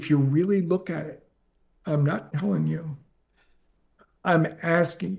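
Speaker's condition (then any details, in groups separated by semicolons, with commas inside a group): ALS; progressive, onset leg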